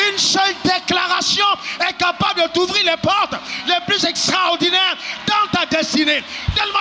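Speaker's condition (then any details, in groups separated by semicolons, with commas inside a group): No condition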